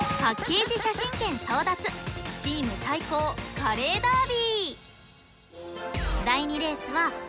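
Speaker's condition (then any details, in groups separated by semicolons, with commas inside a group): No condition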